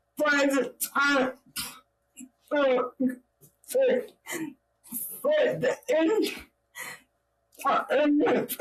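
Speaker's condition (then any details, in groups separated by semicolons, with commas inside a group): Cerebral palsy; own voice needs subtitles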